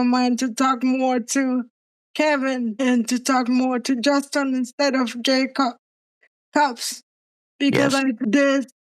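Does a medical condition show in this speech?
Yes: cerebral palsy; present from birth.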